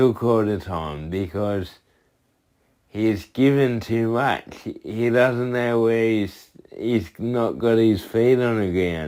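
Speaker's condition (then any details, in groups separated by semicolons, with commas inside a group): Cerebral palsy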